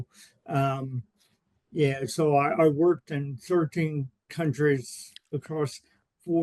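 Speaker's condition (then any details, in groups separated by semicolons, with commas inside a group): Cerebral palsy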